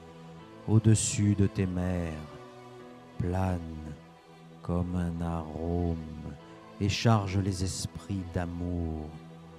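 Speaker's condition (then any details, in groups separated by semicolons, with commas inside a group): No condition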